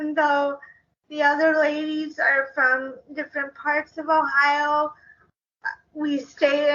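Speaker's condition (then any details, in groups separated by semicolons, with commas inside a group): Cerebral palsy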